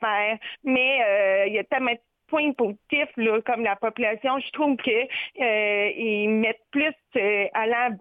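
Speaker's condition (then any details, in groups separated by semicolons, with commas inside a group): Deafness with cochlear implant; hard of hearing with implant, hears nothing without implant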